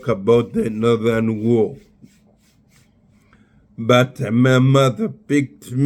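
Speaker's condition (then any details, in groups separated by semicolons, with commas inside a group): Neurological disease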